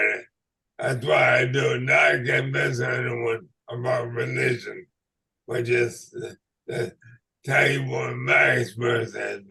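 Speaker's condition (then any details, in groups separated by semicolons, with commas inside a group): ALS/MND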